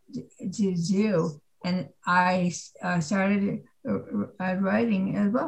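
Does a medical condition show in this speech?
Yes: aphasia after stroke; two strokes one month apart, artery dissection blocking blood flow, symptoms came on slowly, ten and a half years ago; about ten and a half years post stroke, three years of speech, occupational, physical therapy; writing slow.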